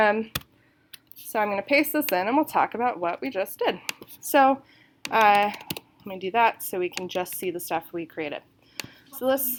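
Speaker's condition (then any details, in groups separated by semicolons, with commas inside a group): No condition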